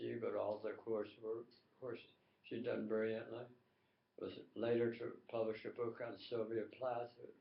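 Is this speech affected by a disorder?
Yes: tongue cancer.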